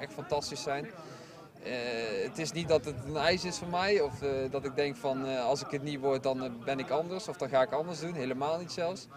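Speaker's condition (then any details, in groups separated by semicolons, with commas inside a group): No condition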